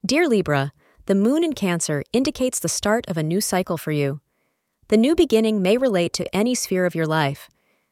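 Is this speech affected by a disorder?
No.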